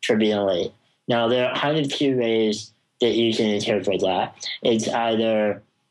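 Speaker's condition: Spinal muscular atrophy; congenital, progressive muscle wasting, legs, arms, jaw, tongue, never crawled, sat or walked unassisted, wheelchair since about two; wheelchair user, cannot move self, can be moved by others; jaw and tongue weakness affects talking, sounds mumbly, at times difficult to understand

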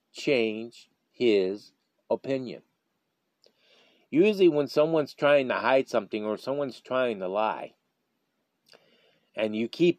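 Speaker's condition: No condition

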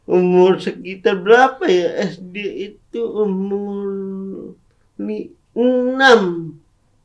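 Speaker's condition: Cerebral palsy; speaking is difficult

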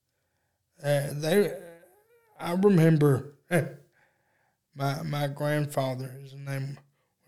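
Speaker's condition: Cerebral palsy; uses electric wheelchair

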